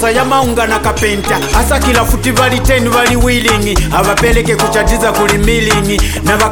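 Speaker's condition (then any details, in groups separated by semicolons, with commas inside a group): No condition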